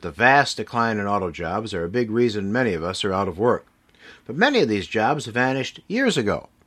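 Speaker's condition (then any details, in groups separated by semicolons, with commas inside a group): No condition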